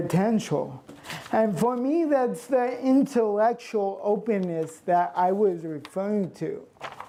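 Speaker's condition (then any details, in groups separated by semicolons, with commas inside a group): Cerebral palsy; since birth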